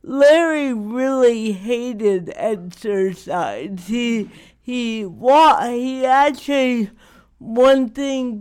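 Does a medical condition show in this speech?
Yes: cerebral palsy; not degenerative.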